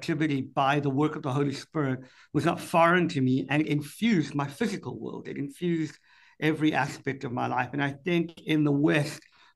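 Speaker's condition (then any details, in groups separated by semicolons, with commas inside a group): Cleft palate; speech impediment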